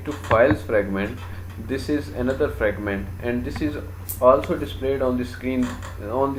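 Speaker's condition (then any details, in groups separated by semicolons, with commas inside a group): No condition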